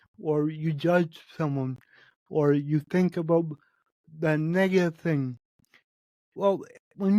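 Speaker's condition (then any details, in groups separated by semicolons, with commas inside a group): Cerebral palsy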